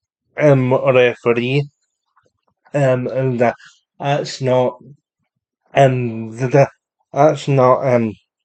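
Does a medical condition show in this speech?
Yes: cerebral palsy; unable to walk.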